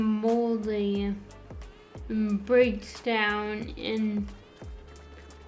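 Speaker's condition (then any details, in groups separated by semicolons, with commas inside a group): Friedreich's ataxia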